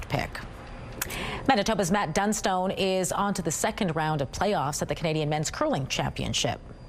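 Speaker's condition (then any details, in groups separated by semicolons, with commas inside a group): No condition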